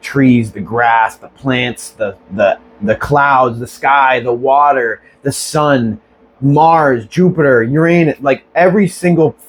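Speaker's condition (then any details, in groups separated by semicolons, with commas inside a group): No condition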